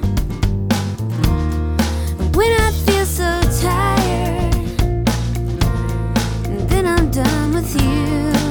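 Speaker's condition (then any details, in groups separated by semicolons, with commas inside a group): No condition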